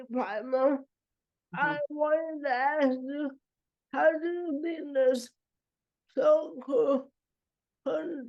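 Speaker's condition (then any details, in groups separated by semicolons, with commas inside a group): Cerebral palsy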